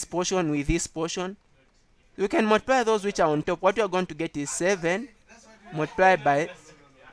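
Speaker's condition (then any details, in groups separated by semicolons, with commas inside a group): No condition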